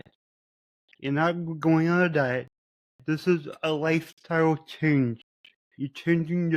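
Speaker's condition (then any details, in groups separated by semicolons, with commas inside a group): Cerebral palsy; from birth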